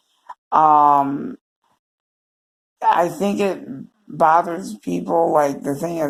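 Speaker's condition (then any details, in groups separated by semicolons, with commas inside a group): Cerebral palsy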